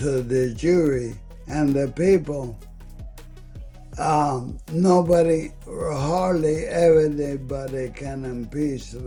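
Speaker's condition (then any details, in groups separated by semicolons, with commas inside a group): ALS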